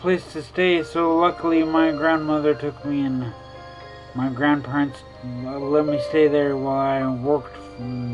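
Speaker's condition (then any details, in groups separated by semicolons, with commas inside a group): Traumatic brain injury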